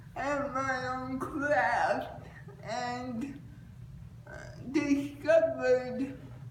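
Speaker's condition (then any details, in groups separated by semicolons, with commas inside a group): Cerebral palsy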